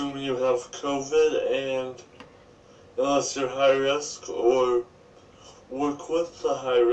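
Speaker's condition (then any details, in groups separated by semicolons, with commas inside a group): Cerebral palsy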